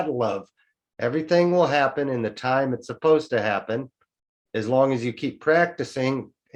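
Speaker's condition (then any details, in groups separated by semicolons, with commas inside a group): No condition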